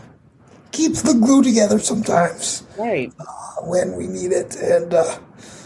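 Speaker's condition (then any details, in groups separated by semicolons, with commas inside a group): Cerebral palsy; physical disability; voice audibly affected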